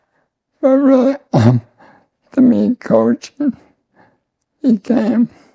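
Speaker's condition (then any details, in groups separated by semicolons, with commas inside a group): ALS; voice and lungs affected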